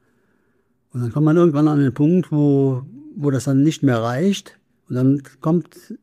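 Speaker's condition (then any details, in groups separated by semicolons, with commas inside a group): Parkinson's disease; speech therapy, nine weekly exercise sessions incl. therapeutic boxing, Ping-Pong Parkinson, DBS largely replacing medication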